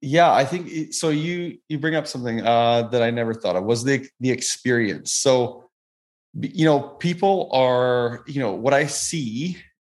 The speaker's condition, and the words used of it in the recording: None; typical speech.